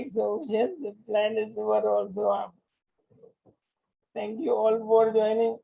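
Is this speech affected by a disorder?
Yes: motor neurone disease; voice strong and loud.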